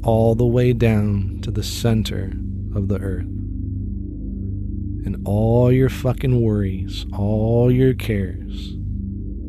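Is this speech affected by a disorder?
No.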